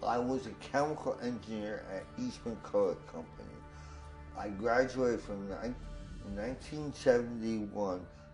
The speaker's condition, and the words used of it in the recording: Tracheostomy. But because of my voice challenge, I'm concerned that when I talk to people, they're going to treat me as being dumb or stupid or retarded.